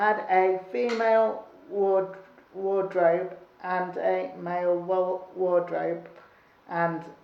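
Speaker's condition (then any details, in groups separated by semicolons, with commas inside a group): Cerebral palsy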